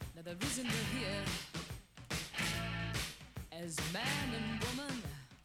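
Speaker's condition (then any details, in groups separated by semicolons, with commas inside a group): No condition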